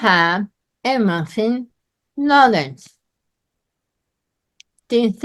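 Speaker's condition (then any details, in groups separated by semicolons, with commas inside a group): Myasthenia gravis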